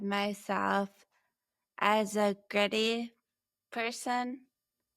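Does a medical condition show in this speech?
Yes: brain injury; six and a half years since injury.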